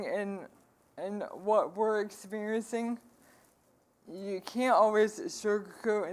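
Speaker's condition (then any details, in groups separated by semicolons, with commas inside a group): ALS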